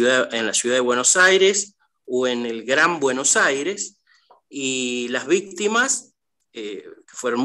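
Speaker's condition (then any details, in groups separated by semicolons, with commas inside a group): No condition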